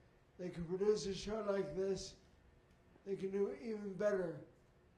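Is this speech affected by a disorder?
Yes: traumatic brain injury.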